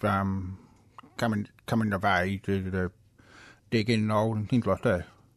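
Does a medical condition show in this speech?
Yes: hearing loss with cochlear implants; right implant 10-11 years ago, left 2-3 years later, 4-hour operation, dead hair cells, formerly hearing aids; both implants, number seven model Bluetooth phone streaming, telecoil via Cochlear app, hears fridge motor; asks others to speak slowly, struggles when people talk quickly.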